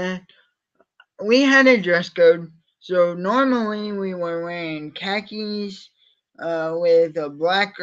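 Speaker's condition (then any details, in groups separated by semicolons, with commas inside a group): Cerebral palsy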